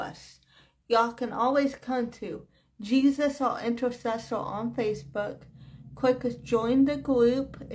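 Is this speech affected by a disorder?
Yes: cerebral palsy.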